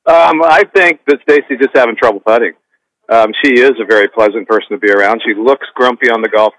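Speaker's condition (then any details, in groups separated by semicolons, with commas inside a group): No condition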